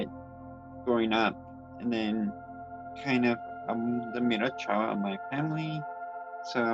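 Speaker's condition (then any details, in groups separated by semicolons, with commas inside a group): Cerebral palsy; speech issues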